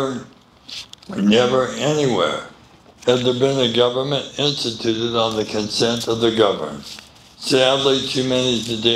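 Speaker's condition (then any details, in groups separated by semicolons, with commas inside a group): Medical condition affecting speech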